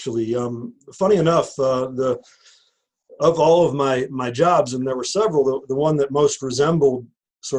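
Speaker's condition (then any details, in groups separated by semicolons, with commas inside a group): No condition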